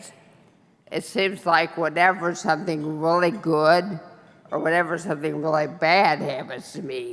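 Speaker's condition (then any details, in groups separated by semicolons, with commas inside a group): Brain injury; injury 20 years ago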